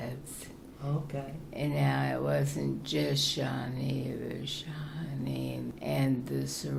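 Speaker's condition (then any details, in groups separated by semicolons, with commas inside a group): Parkinson's; very soft, low voice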